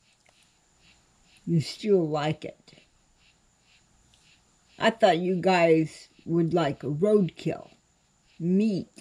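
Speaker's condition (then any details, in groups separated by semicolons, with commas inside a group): Cerebral palsy; cannot walk, crawls to get around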